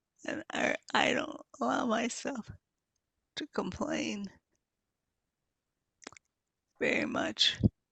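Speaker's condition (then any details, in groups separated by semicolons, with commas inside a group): Multiple sclerosis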